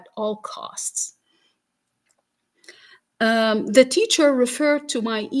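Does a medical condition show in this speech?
No.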